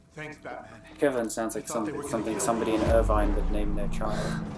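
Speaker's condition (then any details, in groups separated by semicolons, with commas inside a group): No condition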